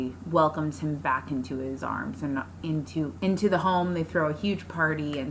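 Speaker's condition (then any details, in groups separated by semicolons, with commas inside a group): No condition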